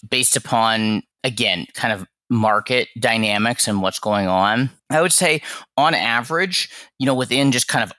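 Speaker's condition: No condition

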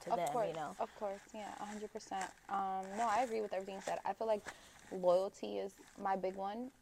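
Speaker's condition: No condition

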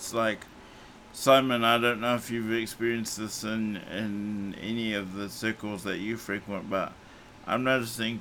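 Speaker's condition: Cerebral palsy; morphine not allowed after it

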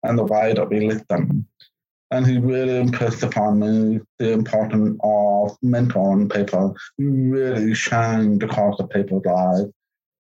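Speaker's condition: Profound deafness; congenital, born deaf

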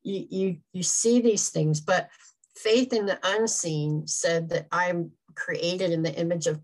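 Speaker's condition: Cleft palate, severe; hole unclosed initially

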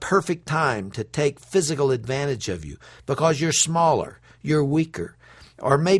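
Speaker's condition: No condition

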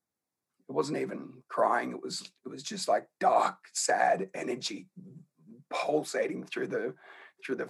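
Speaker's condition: Laryngeal cancer; in voice box

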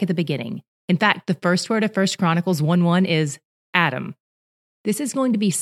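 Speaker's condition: No condition

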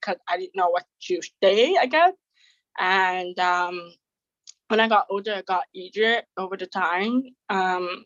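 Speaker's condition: Deafness; has a disability

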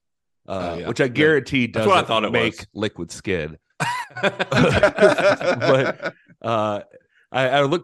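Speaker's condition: No condition

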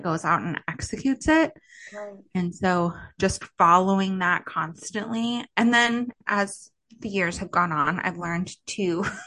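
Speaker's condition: No condition

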